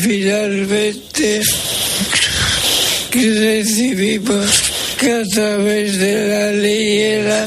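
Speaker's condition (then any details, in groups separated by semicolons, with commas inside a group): ELA (ALS), speech-generating device; cannot move any muscle, tilting wheelchair, permanent ventilator, audibly laboured breathing, eye-gaze tablet control, cough assist device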